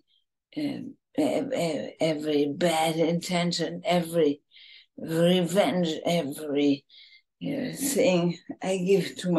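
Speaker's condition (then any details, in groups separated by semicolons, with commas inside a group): ALS, bulbar form, bulbar onset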